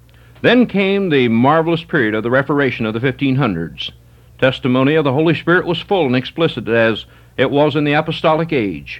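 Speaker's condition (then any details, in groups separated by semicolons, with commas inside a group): No condition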